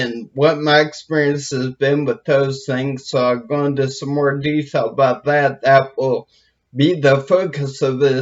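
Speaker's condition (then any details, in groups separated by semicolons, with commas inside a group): Brain injury; speech affected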